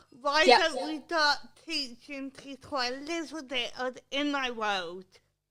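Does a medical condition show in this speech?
Yes: cerebral palsy.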